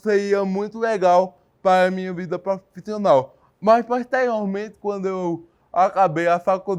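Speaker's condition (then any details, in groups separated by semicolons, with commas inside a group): Cerebral palsy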